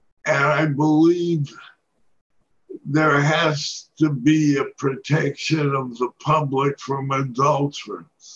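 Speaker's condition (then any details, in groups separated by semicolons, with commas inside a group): Parkinson's disease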